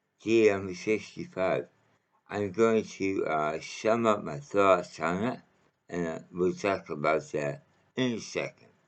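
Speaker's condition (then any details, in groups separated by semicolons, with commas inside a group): Mouth cancer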